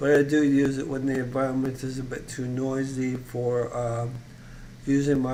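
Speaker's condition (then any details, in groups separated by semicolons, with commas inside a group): ALS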